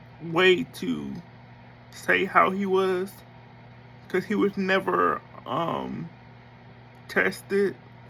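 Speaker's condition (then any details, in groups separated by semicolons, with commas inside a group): Cerebral palsy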